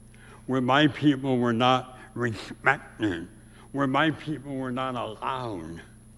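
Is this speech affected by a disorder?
Yes: severe speech impediment; about age 84.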